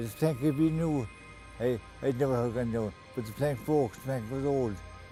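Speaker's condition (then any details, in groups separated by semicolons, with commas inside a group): Injury from scaffolding fall; worse than before, had suddenly recovered once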